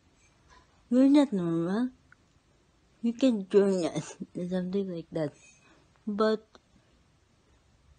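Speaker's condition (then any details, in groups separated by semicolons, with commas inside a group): Cerebral palsy; speech noticeably affected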